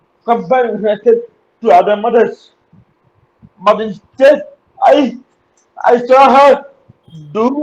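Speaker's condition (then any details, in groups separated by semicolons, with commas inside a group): Cerebral palsy; uses wheelchair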